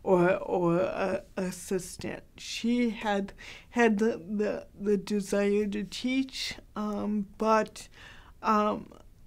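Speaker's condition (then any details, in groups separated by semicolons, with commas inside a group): Cerebral palsy, mild; hard to understand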